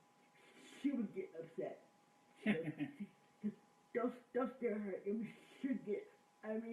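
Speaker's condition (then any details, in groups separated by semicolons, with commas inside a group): Cerebral palsy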